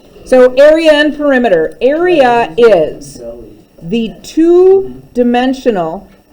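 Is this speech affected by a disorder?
No.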